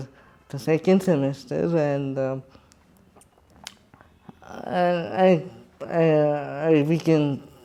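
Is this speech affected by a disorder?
Yes: cerebral palsy.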